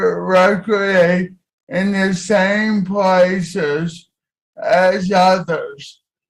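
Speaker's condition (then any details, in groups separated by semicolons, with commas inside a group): Cerebral palsy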